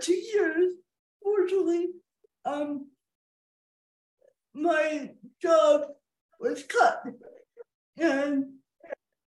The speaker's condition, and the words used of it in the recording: Cerebral palsy. I don't give my voice a break anyway.